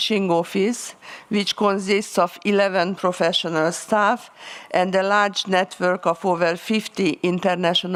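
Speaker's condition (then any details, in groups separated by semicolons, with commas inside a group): No condition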